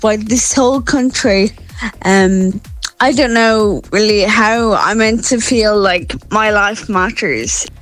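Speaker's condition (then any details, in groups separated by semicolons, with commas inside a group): Friedreich's ataxia; diagnosed at age 13; Skyclaris drug treatment not yet funded, HSE funding decision pending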